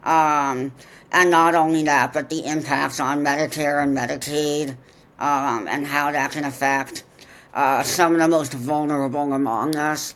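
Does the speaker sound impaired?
Yes: profound deafness; congenital profound deafness, cochlear implants, attended Ohio Valley Voices school in southwest Ohio; wears cochlear implants, hears less well than typical but enough for conversation; excellent conversationalist, natural communicator.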